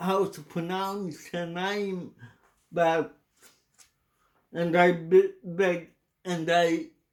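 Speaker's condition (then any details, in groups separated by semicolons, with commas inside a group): Cerebral palsy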